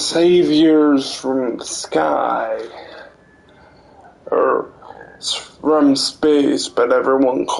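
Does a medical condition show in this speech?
Yes: cerebral palsy; limbs affected.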